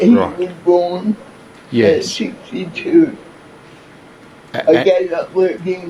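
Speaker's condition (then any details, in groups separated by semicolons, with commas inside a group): Cerebral palsy; from birth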